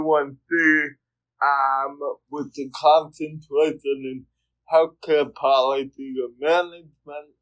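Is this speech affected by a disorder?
Yes: cerebral palsy; from early childhood; speech therapy in childhood.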